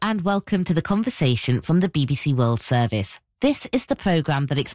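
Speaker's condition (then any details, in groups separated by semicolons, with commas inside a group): No condition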